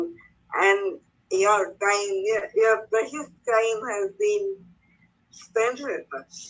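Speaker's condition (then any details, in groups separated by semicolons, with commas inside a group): Cerebral palsy; speech affected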